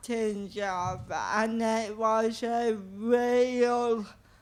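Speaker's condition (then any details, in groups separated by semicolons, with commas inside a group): Cerebral palsy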